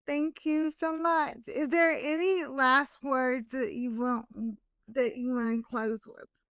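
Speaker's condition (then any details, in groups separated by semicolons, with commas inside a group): Cerebral palsy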